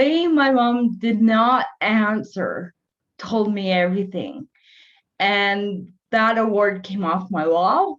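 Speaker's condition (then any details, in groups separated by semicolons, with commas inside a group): Cerebral palsy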